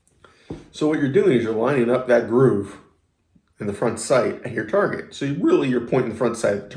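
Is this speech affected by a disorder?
No.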